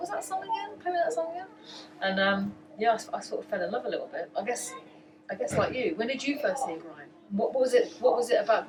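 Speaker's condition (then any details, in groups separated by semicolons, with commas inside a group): No condition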